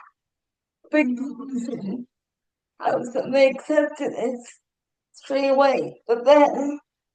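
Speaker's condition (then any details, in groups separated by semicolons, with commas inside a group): Cerebral palsy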